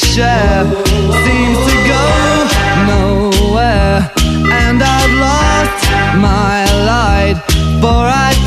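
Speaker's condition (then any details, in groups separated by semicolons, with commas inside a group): No condition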